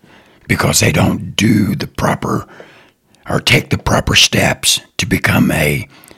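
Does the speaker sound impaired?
Yes: throat cancer; voice affected, fears listeners criticizing voice, voice cannot be changed.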